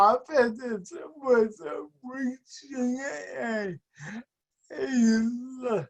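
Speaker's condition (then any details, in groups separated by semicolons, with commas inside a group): Speech and mobility impairment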